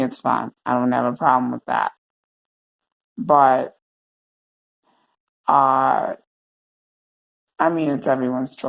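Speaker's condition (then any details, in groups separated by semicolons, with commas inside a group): Cerebral palsy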